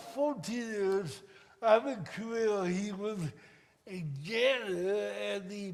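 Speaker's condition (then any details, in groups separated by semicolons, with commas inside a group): Cerebral palsy; speech affected, listeners may need time to understand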